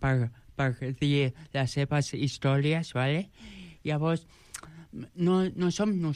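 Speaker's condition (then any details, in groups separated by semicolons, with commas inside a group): Joubert syndrome; present from birth; age 29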